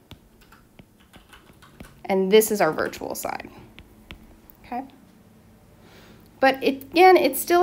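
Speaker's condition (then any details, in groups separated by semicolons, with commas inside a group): No condition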